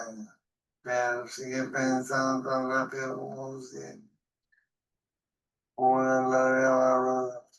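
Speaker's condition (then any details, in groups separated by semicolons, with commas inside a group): Parkinson's disease; deep brain stimulation implant; over 25 years since diagnosis, implant 11 years, before speech therapy; major speech impairment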